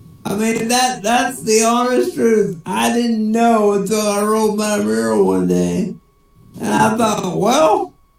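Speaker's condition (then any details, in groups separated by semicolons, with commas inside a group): Cerebral palsy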